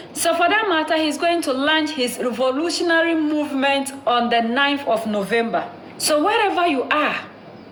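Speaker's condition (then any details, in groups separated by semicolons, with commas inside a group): No condition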